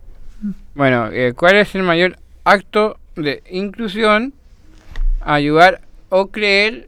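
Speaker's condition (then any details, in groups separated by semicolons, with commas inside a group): Down syndrome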